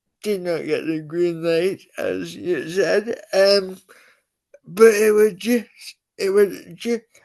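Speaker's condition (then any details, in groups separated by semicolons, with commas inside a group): Cerebral palsy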